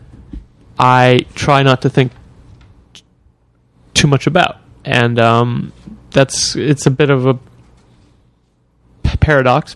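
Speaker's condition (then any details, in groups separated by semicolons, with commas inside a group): Stuttering; adult stuttering since childhood, now age 26; finds this stuttering podcast setting more comfortable for speaking; prolonged sounds, blocks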